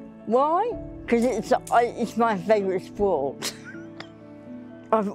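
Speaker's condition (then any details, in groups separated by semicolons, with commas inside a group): Cerebral palsy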